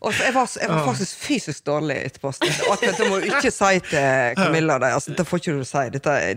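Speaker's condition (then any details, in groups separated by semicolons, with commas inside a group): No condition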